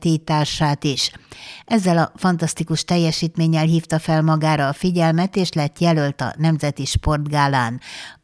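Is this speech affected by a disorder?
No.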